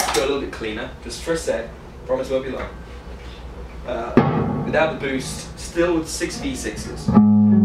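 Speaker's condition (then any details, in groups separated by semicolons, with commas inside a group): No condition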